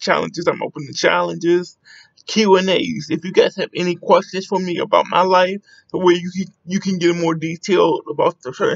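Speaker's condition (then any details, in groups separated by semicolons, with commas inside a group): Cerebral palsy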